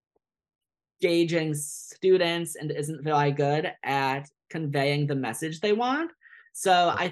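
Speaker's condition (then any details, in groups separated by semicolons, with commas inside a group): Stuttering; onset very early in childhood, speech therapy since childhood, including with an SLP who stutters; occasional word and phrase repetitions, restarts; prolonged sounds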